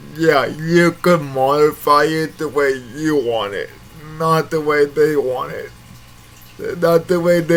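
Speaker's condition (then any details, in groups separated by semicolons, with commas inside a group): Cerebral palsy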